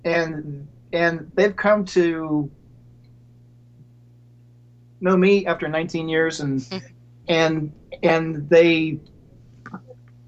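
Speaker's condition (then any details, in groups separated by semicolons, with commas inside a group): Stuttering; every syllable in grade school, wrote notes, severe through college, therapy in school and Columbus, Ohio hospital; self-described mild stutterer, mostly fluent; severe when nervous, none when drunk or very angry, less with household; repeated words, blocks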